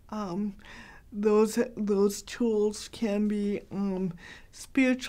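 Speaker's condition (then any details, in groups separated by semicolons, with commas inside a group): Cerebral palsy, mild; hard to understand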